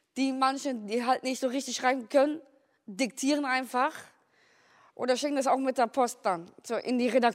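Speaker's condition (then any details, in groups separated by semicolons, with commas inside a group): Down syndrome; from birth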